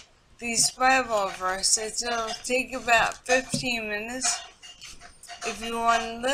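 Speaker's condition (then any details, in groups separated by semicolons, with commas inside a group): Multiple sclerosis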